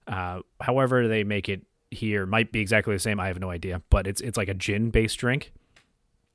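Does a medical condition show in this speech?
No.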